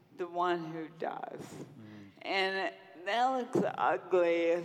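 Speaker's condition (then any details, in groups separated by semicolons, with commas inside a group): Friedreich's ataxia; over two decades since onset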